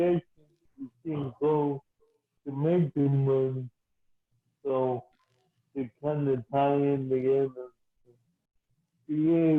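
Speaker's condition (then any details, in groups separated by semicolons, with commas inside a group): Cerebral palsy, mild; weak muscles; speech slightly affected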